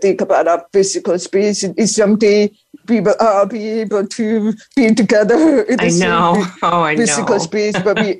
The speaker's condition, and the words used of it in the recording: Deafness. But I am still, either people don't take the time to ask me to repeat myself when, if they don't understand me because it's not the speech pattern that they may be used to.